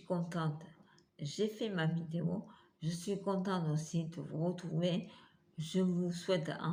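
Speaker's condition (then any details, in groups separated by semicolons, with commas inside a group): Multiple sclerosis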